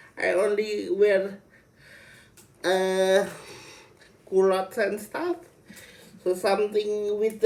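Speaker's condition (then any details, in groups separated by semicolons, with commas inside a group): Cerebral palsy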